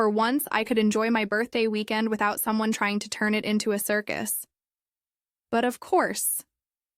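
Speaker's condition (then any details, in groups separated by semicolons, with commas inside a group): No condition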